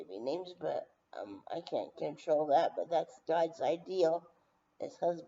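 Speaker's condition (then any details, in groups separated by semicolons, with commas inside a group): Brain injury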